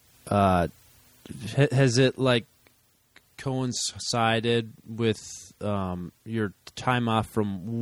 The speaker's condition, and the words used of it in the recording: Stuttering. I've been struggling more lately, and I feel like when I get into these long blocks or prolonged stutters